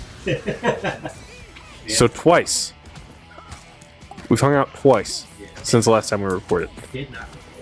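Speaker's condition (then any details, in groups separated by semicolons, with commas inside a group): No condition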